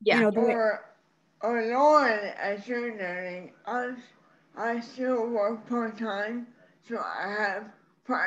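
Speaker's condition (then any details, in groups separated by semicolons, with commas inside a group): ALS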